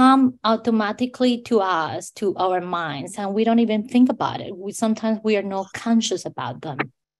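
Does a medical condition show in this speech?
No.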